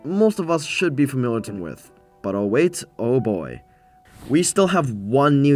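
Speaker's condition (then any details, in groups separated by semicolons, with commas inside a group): No condition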